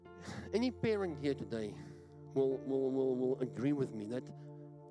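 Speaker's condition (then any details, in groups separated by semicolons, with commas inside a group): Cleft palate; 1990s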